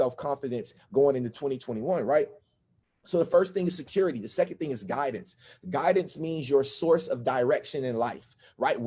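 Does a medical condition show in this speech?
No.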